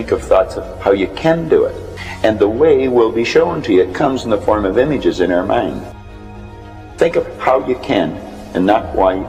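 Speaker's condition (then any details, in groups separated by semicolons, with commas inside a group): No condition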